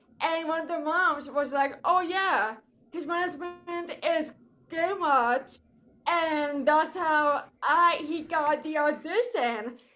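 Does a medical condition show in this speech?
Yes: cerebral palsy; voice affected.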